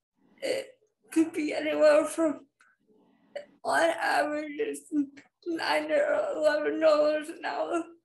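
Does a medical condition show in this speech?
Yes: spastic cerebral palsy.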